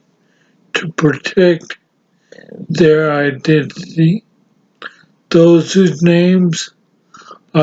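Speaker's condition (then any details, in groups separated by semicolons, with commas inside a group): Severe brain injury; severe, car crash, ataxia, right-sided tremor affecting right hand; 21 years since injury, types with left hand only; variable speech patterns defeated voice recognition software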